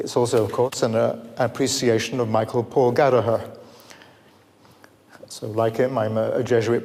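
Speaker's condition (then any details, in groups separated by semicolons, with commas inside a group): No condition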